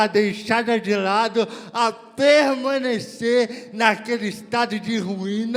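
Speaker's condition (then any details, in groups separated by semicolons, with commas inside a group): Cerebral palsy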